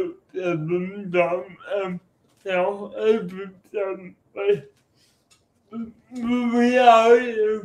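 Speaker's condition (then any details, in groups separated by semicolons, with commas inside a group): Cerebral palsy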